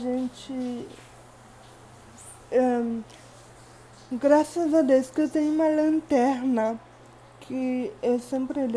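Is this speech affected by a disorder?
Yes: cerebral palsy.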